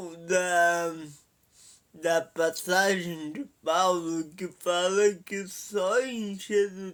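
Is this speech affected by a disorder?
Yes: paralysis.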